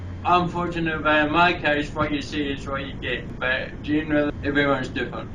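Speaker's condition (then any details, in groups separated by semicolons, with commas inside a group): Cerebral palsy; mild brain injury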